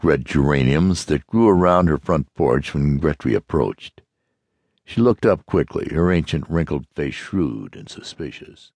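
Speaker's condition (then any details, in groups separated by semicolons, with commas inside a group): No condition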